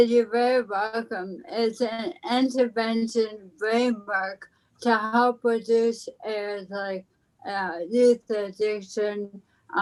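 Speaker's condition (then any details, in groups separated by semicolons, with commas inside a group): ALS; slight speech impairment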